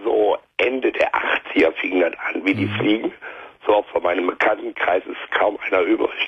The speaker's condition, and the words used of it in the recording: Throat cancer. Daher sprichst du auch so heiser, etwas wie erkältet.